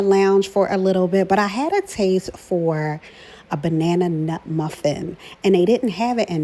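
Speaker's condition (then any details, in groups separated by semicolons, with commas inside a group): No condition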